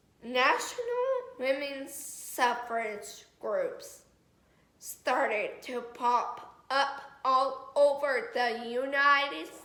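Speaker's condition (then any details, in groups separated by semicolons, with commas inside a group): Cerebral palsy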